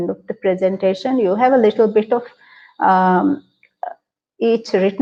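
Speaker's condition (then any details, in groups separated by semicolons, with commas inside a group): No condition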